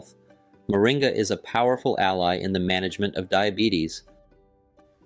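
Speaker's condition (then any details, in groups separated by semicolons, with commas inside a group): No condition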